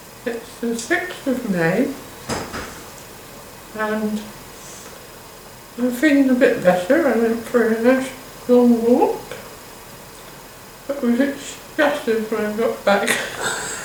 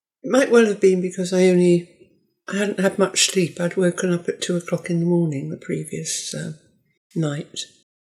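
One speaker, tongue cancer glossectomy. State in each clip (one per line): 4 to 8 days after tongue surgery
2 to 4 weeks after surgery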